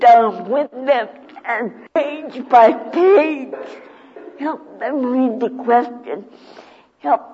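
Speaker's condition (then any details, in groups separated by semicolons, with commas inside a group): Cerebral palsy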